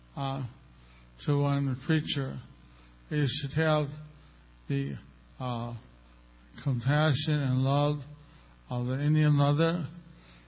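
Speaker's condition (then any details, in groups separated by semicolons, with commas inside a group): Stroke with facial paralysis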